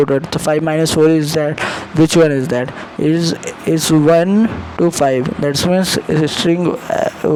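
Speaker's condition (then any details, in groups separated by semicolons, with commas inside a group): No condition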